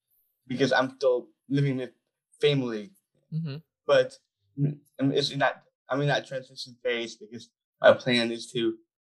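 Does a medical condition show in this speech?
Yes: Down syndrome; described as very articulate in giving details.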